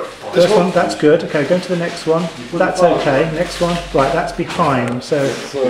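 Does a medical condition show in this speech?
No.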